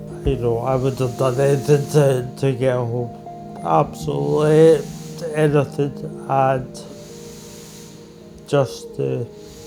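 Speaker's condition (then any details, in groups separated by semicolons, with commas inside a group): Motor neurone disease; tracheostomy after breathing deterioration; home ventilation via tracheostomy, previously mask ventilation, 2 months ICU; tracheostomy improved breathing and speech versus mask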